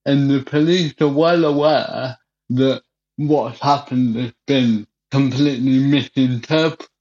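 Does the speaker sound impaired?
Yes: cerebral palsy; birth complications, breathing stopped, cesarean, incubator, walked fine until 5, then physiotherapy, walking frame, wheelchair; sometimes mistaken for drunk or on drugs, cannot drink from glass, uses straw, blowing breathalyzer hard.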